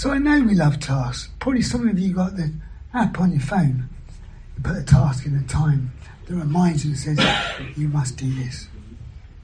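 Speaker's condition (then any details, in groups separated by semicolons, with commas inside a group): Throat cancer surgery, vocal injections; radiotherapy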